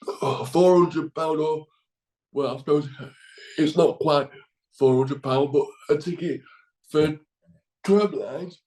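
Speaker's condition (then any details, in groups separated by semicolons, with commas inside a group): Cerebral palsy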